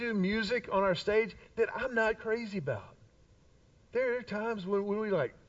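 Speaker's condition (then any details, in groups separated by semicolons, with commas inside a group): No condition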